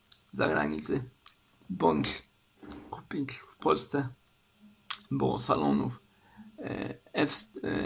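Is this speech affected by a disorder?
Yes: cerebral palsy; uses wheelchair.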